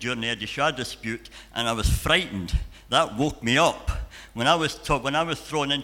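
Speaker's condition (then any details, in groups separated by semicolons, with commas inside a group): Cleft palate and cleft lip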